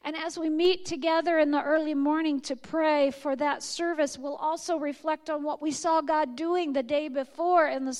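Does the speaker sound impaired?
No.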